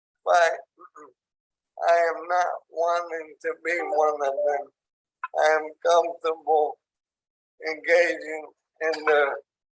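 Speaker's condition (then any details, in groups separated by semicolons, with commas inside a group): ALS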